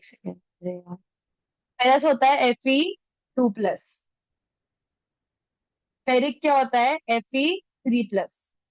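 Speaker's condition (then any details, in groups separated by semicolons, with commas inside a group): No condition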